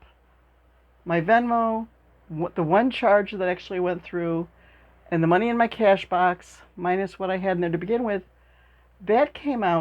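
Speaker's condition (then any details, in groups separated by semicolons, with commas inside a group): No condition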